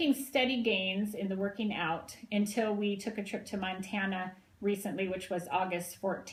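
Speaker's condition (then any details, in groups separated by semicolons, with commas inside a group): No condition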